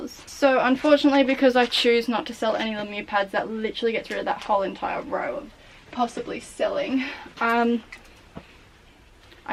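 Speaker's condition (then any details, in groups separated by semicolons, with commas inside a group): No condition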